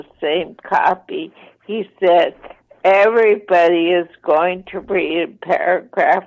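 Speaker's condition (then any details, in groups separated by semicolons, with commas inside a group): ALS, mild; voice slightly impaired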